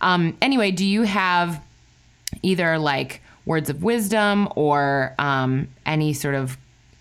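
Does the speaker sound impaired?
No.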